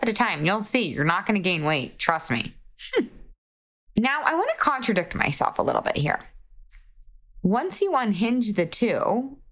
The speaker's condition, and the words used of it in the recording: None; typical speech.